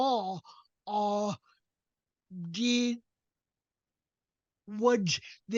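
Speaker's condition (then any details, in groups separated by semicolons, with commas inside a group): Cerebral palsy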